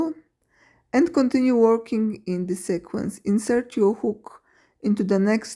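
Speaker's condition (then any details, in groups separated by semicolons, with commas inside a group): No condition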